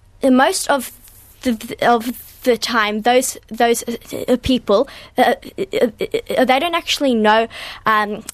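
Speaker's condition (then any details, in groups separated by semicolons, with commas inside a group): Stutter; noticed age six by teacher, word and letter stutters, blocking, earlier severity test 13.5 of 10, very severe; age 12, ongoing stutter, cannot control it; varies with good and bad days, worse when not feeling good; repeated words, prolonged sounds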